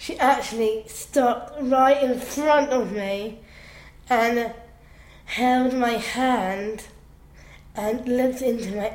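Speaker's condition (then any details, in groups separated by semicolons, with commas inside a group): Down syndrome; slow learning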